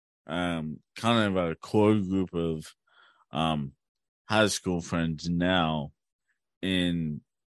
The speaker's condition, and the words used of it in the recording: Cerebral palsy. Like, I'm a very intelligent person and articulate person, even though I may not speak as quickly as someone else.